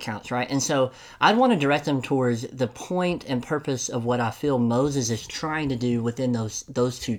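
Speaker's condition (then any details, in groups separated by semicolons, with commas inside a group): Cleft lip and palate; listener heard 'palate' as 'pilot', self-described enunciation not always good, attributed to being from Tennessee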